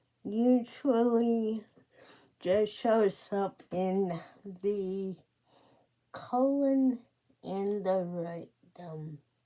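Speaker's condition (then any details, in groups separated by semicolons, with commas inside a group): Cerebral palsy; speech affected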